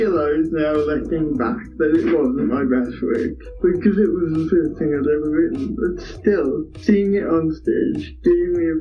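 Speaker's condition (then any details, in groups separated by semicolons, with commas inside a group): Cerebral palsy; affects speech and swallowing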